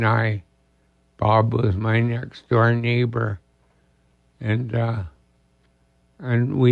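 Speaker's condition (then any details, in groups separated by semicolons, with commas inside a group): ALS; diagnosed about two years ago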